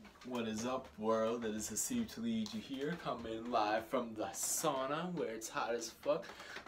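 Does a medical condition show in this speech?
No.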